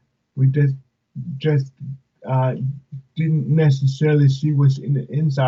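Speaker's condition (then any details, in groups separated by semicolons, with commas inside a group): Cerebral palsy; speech affected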